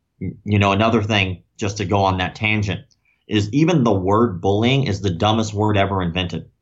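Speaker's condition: Cleft lip and palate; congenital

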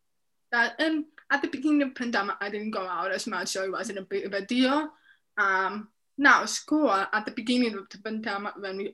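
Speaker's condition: Deafness, profound, severe; speech therapy for speaking and listening in deaf and hard of hearing program

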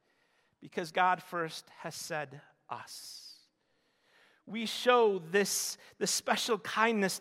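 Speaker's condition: No condition

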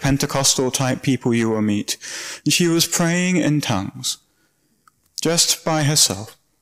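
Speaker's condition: No condition

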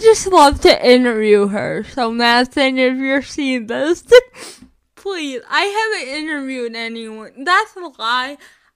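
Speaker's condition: Cerebral palsy; chronic illness and disability

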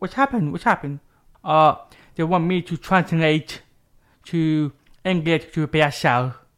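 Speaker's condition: Deafness with cochlear implants; unclear speech as child, cochlear implants switched on at age 11, also uses sign language; speaks clearly to hearing people, still struggles with s

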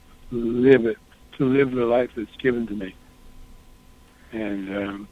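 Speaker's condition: Parkinson's disease; throat getting closed up, losing voice

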